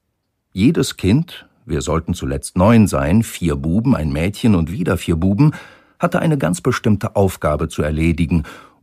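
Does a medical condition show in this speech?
No.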